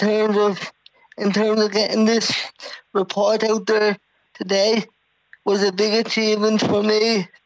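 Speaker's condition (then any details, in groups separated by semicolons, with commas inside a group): Cerebral palsy; secondary scoliosis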